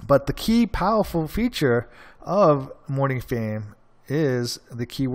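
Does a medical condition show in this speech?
No.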